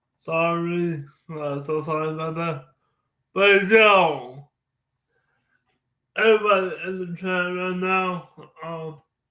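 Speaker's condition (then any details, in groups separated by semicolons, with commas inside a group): Cerebral palsy; from birth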